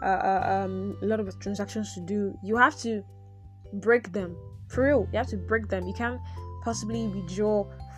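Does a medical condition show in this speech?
No.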